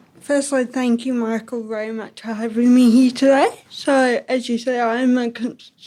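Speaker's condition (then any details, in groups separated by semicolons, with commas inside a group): Ataxic cerebral palsy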